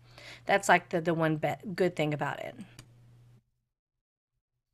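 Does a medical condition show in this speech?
No.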